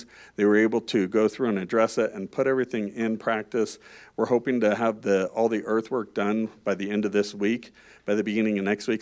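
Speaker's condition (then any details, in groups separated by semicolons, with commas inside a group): No condition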